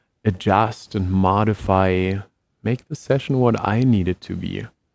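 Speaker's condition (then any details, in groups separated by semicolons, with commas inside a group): No condition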